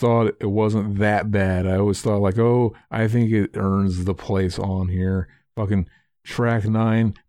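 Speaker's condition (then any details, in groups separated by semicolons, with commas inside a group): No condition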